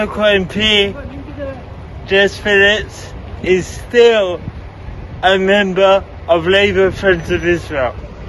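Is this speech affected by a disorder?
Yes: cerebral palsy; wheelchair; speech difficulties.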